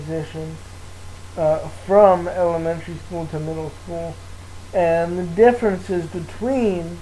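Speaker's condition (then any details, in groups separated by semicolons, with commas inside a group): Cerebral palsy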